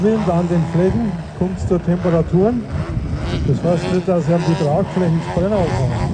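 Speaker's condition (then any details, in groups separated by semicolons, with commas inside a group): No condition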